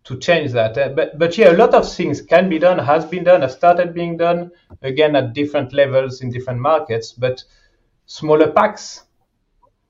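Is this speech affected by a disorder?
No.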